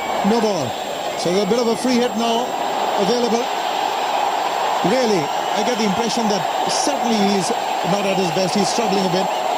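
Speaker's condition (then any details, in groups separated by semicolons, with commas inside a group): No condition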